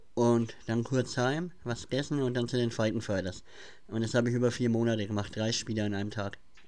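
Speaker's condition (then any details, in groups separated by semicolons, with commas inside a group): Cleft palate; listeners messaged that he cannot be understood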